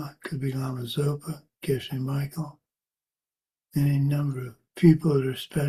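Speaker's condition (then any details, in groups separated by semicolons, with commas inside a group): Parkinson's; age 73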